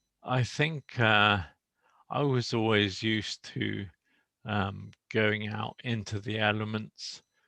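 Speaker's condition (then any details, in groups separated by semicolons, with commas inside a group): Motor neuron disease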